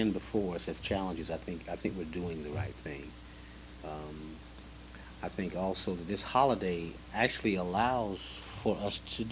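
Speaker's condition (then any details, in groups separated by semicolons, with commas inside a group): No condition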